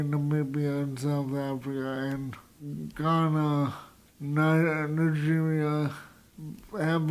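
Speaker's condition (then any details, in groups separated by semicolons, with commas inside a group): Cerebral palsy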